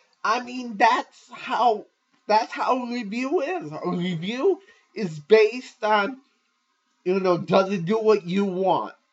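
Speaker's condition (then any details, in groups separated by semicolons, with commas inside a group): Cerebral palsy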